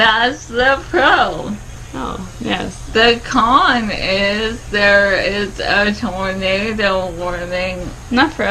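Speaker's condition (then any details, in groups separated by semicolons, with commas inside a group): ALS; no ventilator needed yet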